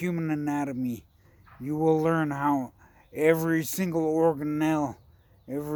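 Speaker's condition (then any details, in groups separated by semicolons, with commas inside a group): Traumatic brain injury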